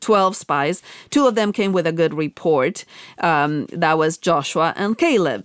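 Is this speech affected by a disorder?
No.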